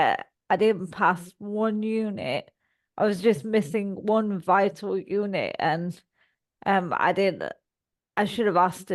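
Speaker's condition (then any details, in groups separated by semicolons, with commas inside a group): Cerebral palsy; all four limbs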